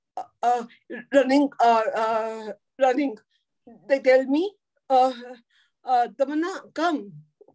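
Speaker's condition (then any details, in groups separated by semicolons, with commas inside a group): Cerebral palsy; could not talk in early childhood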